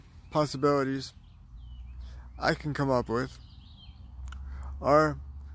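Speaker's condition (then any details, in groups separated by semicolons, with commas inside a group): Cerebral palsy, spastic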